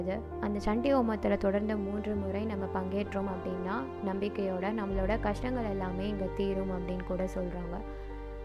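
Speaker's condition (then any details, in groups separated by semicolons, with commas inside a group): No condition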